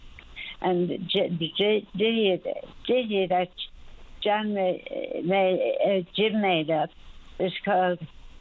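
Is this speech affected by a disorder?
Yes: speech impediment after stroke, mild; stroke a couple of years ago; about two years post-stroke, doing okay, cannot read own diaries since stroke; some words may need clarifying, son Chess offers to clarify.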